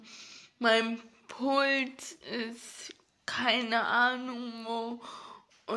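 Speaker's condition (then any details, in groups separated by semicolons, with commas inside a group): Ataxia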